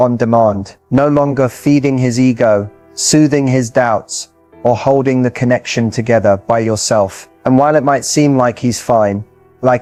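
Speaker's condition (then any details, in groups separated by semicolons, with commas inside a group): No condition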